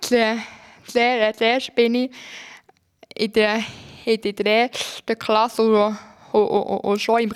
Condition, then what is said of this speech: Stuttering. Es ist ganz normal für mich, dass ich stottere.